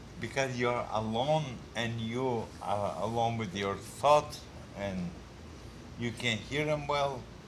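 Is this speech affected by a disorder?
Yes: multiple sclerosis; diagnosed at age 17.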